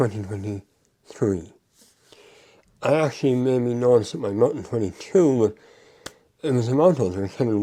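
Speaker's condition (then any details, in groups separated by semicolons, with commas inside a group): Mouth cancer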